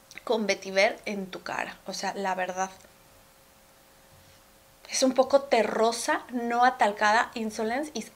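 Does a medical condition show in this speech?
No.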